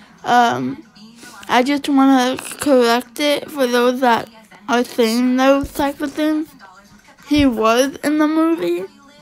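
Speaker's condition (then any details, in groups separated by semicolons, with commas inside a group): Cerebral palsy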